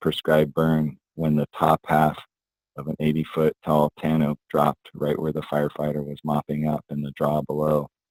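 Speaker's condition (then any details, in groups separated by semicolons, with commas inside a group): No condition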